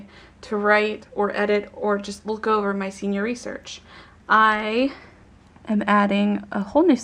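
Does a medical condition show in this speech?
No.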